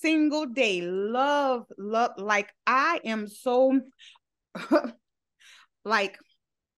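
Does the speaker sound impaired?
Yes: stutter; stutter since age 3, speech therapy since first grade; ongoing stutter; here repeated words, prolonged sounds.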